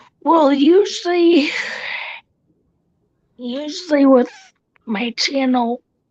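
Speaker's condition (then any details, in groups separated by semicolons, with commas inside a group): Cerebral palsy; tracheotomy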